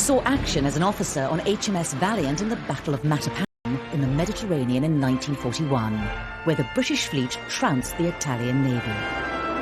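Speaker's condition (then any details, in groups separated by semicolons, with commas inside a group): No condition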